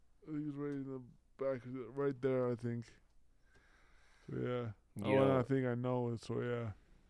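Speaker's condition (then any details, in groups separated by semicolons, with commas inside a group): Brain injury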